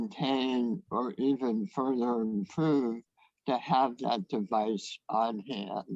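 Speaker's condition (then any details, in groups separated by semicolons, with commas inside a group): Head and neck cancer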